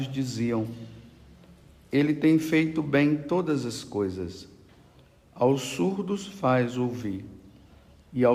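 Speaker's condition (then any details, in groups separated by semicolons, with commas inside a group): No condition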